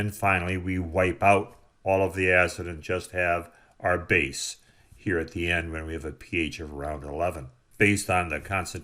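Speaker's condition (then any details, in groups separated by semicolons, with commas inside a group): No condition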